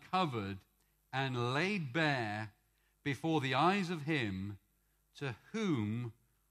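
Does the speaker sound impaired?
No.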